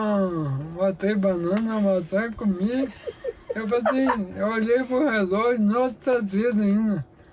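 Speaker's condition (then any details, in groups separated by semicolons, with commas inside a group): Amyotrophic lateral sclerosis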